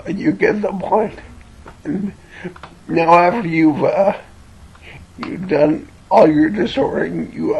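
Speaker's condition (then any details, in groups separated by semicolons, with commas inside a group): Cerebellar ataxia from brain tumour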